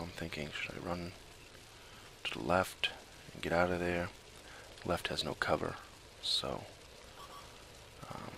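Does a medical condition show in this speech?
No.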